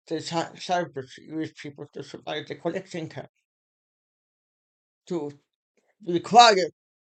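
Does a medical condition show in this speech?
Yes: muscular Parkinson.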